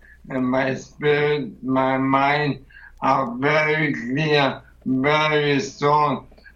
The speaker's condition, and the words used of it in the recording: ALS (motor neuron disease). It wasn't all my problems about voice and use hands and arms.